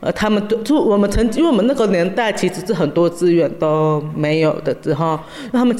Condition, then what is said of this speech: Deafness. 刚刚跟他聊啊，虽然他听觉有一些不方便，但是他很乐于打开自己的心哦，可以跟人家沟通，而且他会先讲他哪里不方便。